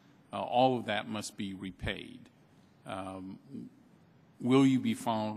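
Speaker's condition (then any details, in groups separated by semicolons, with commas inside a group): No condition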